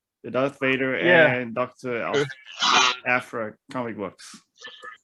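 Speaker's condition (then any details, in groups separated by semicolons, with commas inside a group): No condition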